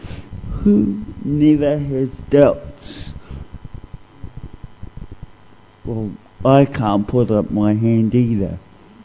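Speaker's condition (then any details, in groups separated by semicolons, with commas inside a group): Cerebral palsy; discovered at age 2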